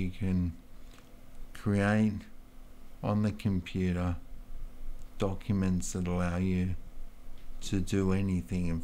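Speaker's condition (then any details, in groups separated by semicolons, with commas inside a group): Multiple sclerosis; nerve damage to body muscles, wheelchair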